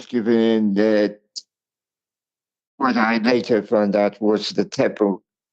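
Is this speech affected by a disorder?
Yes: cerebral palsy.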